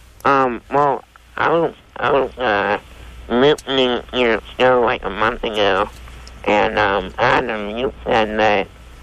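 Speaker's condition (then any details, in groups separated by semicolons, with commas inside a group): Spinal muscular atrophy; Werdnig-Hoffmann type, severe form, from birth, uses wheelchair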